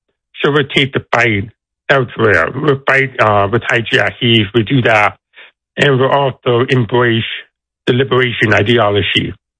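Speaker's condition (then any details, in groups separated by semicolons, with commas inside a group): Deafness; deaf accent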